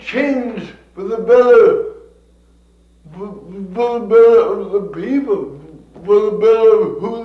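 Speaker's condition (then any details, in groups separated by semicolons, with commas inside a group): Cerebral palsy; from birth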